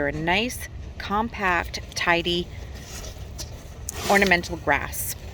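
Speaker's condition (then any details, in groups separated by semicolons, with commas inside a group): No condition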